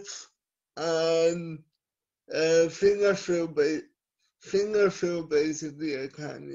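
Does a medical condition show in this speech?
Yes: cerebral palsy; from birth, scoliosis.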